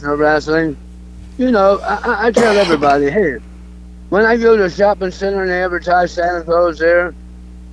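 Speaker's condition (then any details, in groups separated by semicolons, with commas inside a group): Throat cancer; quit podcasts over it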